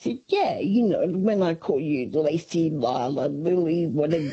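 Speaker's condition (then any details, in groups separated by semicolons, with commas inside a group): Parkinson's disease; hands work slower than brain, walks with wheelie walker; brain sometimes steals words, word-finding difficulty, mixes up names, voice sometimes does not hold up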